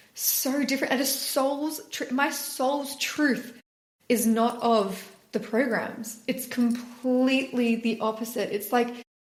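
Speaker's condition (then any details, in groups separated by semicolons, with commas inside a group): No condition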